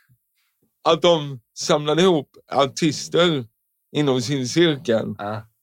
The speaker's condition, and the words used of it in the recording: Cerebral palsy. Så du låter inte riktigt som alla